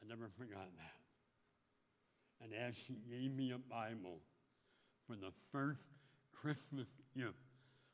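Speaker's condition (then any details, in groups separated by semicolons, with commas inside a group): Speech impediment; first operation in North Dakota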